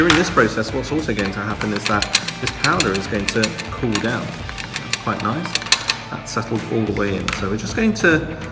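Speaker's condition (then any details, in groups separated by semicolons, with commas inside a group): No condition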